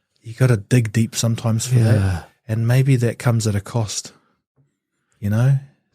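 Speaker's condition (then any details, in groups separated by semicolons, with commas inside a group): No condition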